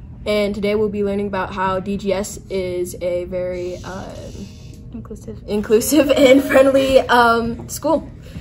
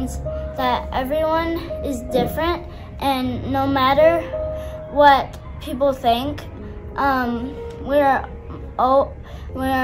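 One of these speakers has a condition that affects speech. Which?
The second: cerebral palsy; cerebral palsy, affects balance; short of breath on stairs.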